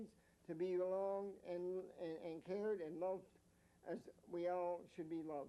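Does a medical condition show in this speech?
Yes: mild cerebral palsy.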